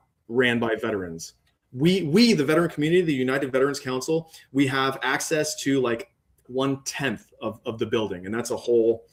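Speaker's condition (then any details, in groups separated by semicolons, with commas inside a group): No condition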